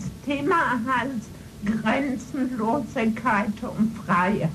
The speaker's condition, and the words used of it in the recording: Cerebral palsy. Ich bin selber, wie man an dem Sprechen vielleicht hört, körperbehindert von Geburt an.